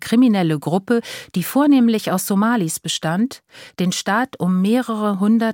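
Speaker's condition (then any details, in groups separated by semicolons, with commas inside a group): No condition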